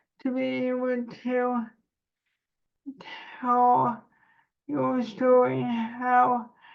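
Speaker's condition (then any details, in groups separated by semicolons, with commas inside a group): Cerebral palsy; spasticity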